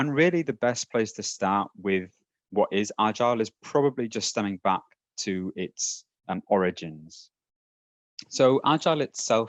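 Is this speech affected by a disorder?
No.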